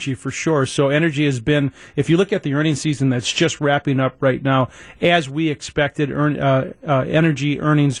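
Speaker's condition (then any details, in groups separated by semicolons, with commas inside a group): No condition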